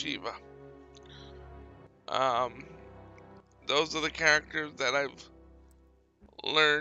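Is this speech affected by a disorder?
Yes: cerebral palsy.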